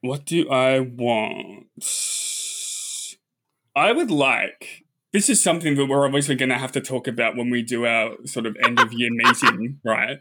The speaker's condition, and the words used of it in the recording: Stuttering. And I was talking about literally that, about how I'm editing out my stammering and the ums, which I still do because I